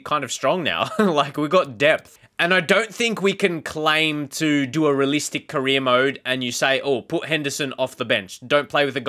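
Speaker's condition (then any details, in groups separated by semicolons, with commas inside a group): No condition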